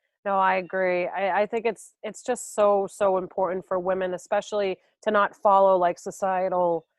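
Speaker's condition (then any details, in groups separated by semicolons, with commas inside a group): No condition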